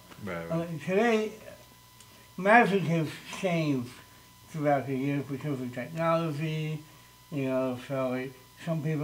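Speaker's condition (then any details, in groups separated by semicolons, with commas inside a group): Cerebral palsy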